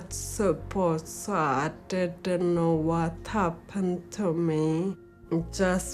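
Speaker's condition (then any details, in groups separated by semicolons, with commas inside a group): Brain injury; acquired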